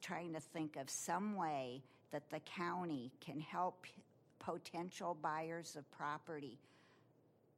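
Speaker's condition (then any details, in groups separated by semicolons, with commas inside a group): No condition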